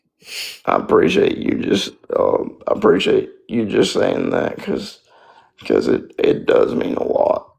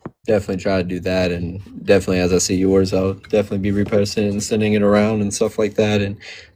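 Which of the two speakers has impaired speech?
The first: spastic quadriplegic cerebral palsy; spastic quadriplegic form, spinal surgery at age 6; wheelchair over 18 hours daily.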